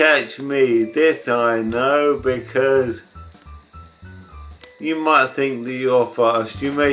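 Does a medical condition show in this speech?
Yes: ALS.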